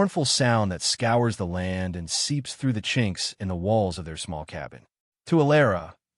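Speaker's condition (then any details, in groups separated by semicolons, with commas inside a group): No condition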